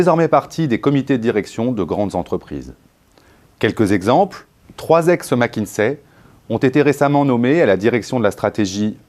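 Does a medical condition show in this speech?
No.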